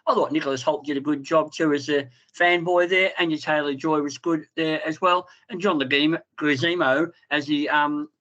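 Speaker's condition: Cleft palate and lip; congenital, 14 years in and out of Royal Children's Hospital, plastic surgery, dental work; speech therapy in childhood at Royal Children's Hospital

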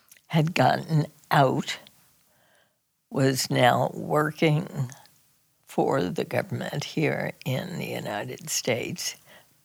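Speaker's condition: Spasmodic dysphonia; basal ganglia signal fault

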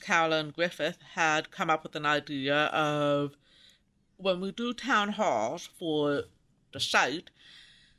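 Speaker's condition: Profound deafness; congenital, maternal rubella (German measles) in 1964 outbreak, about 30% hearing left ear, 40% right, tone deafness; pulled out of class weekly for speech therapy in school

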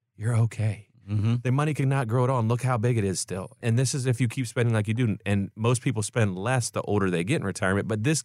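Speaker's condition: No condition

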